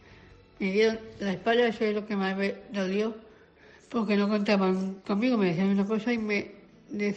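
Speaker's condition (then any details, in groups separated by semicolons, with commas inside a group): Down syndrome; 30 years old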